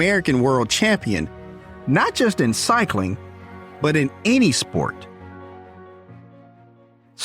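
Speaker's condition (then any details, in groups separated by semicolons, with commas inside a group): No condition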